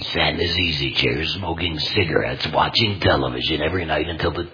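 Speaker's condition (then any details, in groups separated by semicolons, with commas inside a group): Total laryngectomy, complete laryngectomy, voice prosthesis; speaks through voice prosthesis, may cough while speaking, microphone setup worked out for him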